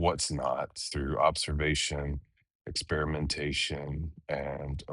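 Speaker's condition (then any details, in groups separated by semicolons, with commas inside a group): No condition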